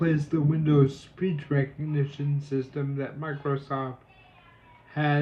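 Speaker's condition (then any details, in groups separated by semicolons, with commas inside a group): Cerebral palsy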